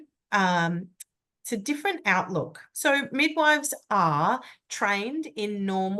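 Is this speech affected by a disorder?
No.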